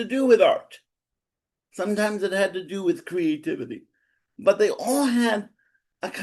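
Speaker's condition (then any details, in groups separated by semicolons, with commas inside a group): Cerebral palsy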